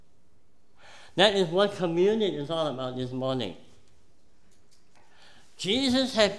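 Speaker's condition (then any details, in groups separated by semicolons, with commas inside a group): Cleft palate; congenital cleft palate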